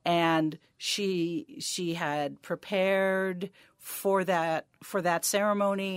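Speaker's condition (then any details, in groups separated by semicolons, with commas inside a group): No condition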